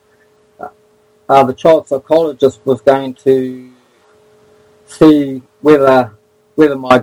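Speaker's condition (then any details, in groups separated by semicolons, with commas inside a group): Stutter; sometimes takes a while to get words out; repeated words, blocks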